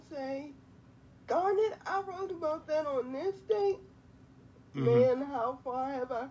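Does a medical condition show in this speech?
Yes: quadriplegic cerebral palsy.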